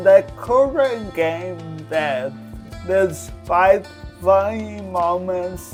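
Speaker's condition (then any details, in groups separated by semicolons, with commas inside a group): Cerebral palsy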